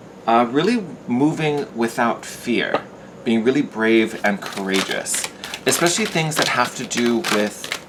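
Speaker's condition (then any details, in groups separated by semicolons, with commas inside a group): No condition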